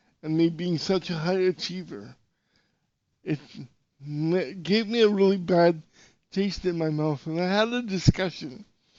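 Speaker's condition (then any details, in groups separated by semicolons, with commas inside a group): Cerebral palsy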